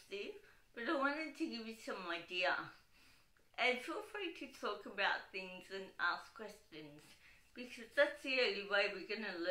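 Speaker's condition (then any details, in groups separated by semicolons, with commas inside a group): Cerebral palsy, dystonic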